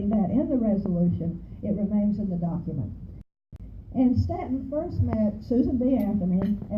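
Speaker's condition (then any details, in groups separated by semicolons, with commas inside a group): No condition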